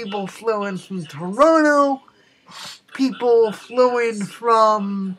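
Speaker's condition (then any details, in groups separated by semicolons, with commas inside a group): Cerebral palsy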